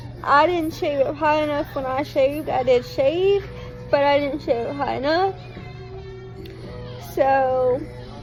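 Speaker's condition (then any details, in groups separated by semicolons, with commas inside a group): Cerebral palsy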